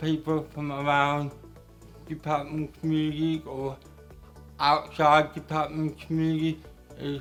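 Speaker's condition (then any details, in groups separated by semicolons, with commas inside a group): Cerebral palsy; mostly right side affected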